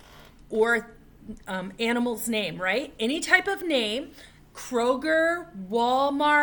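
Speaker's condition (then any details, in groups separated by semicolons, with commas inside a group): No condition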